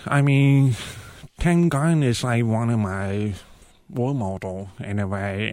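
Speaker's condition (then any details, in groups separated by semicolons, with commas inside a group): Profound deafness; uses cochlear implants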